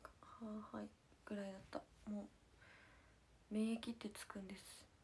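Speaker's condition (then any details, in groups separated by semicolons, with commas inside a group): No condition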